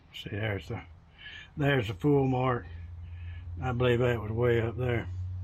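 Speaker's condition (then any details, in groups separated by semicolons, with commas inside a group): No condition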